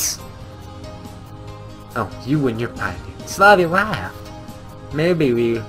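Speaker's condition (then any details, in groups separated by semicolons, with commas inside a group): No condition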